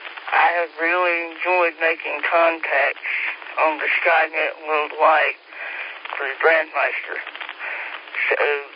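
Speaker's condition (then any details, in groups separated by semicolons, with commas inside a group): Speech impediment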